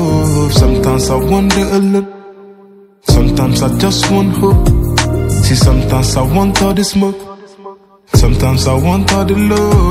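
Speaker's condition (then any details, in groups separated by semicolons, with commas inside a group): No condition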